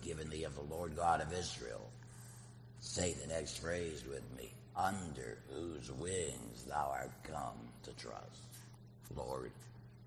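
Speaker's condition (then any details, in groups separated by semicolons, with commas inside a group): Laryngectomy; total laryngectomy after cancer recurrence, voice prosthesis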